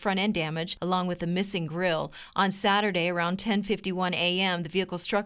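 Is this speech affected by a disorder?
No.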